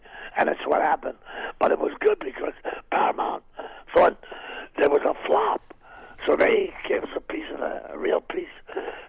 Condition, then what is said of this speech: Throat cancer. I lost my right vocal cord, was taken out, and so it's now a